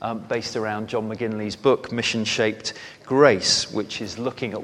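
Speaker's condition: No condition

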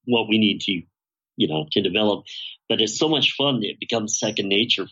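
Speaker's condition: Bilateral cleft lip and palate, severe; singing helped develop voice

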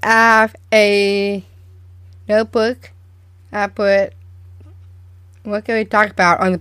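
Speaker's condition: Down syndrome; present from birth

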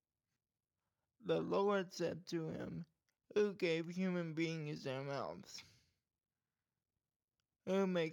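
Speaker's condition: Cerebral palsy

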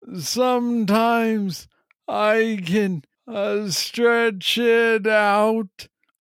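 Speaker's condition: Parkinson's disease, young onset

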